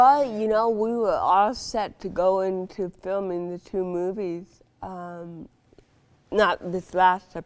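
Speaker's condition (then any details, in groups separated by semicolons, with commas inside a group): Cerebral palsy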